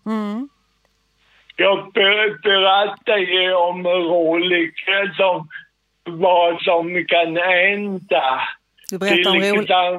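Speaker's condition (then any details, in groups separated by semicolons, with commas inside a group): Cerebral palsy; sudden involuntary jerks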